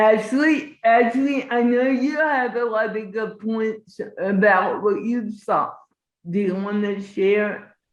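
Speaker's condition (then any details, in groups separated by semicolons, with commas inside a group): Cerebral palsy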